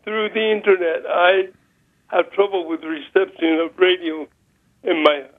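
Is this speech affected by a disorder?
Yes: spastic cerebral palsy; lifelong wheelchair use, now power chair for mobility; finger spasticity makes rosary beads hard to use, uses scripture rosary instead.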